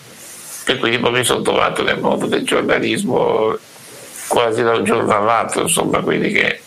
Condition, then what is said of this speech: Muscular dystrophy. Ventilatore per la respirazione che lo utilizzo anche di giorno e grazie a quello io comunque riesco a parlare, riesco a poter anche respirare più,